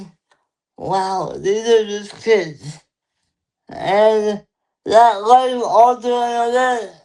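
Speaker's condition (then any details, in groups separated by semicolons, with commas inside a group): Cerebral palsy; lifelong; limited energy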